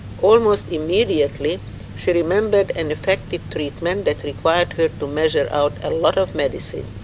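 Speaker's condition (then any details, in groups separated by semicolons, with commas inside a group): No condition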